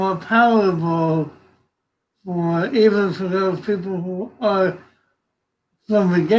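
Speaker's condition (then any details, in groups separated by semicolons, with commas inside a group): Cerebral palsy; from birth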